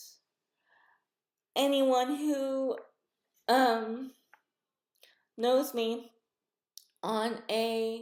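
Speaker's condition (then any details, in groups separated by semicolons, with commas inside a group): Cerebral palsy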